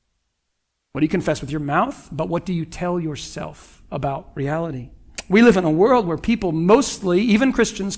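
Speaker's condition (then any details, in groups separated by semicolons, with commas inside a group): No condition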